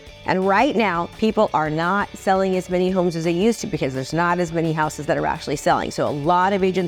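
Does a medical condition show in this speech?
No.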